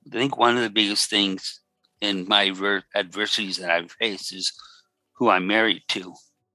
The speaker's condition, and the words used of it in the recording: Aphasia. I have expressive aphasia because this is the second time I've had a stroke.